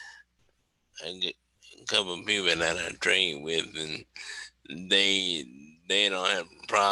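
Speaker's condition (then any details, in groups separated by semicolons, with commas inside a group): Cerebral palsy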